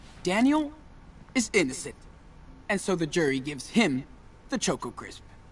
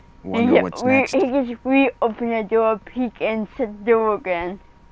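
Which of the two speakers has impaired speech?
The second: cerebral palsy.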